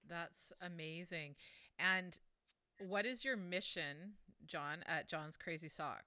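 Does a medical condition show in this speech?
No.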